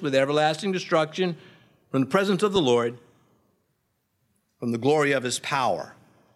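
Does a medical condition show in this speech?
No.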